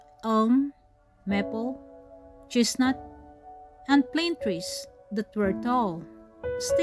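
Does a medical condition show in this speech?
No.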